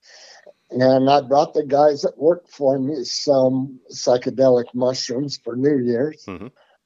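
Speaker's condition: Parkinson's; psilocybin 1 gram every 5 hours controls tremors, helps breathing, still has breathing problems, uses cannabis

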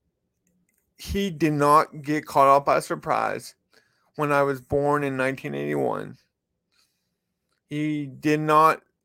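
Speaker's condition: Cerebral palsy; cerebral palsy since birth, affects arms and hands, multiple orthopedic leg surgeries by age seven; speech impediment

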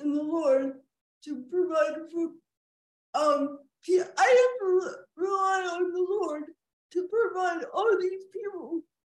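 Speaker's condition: Cerebral palsy, quadriplegia; cannot use arms

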